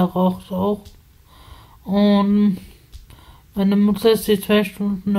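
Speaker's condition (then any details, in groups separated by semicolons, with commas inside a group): Spasticity from birth; multiple sclerosis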